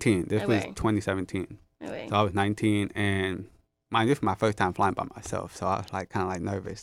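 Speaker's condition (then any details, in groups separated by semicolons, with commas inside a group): Hard of hearing, gentamicin-induced hearing loss; hearing loss caused by Gentamicin, right ear profound near deaf, left ear moderate, wears hearing aids; speech therapy due to hearing loss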